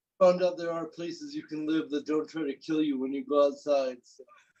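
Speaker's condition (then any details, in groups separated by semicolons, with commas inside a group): Cerebral palsy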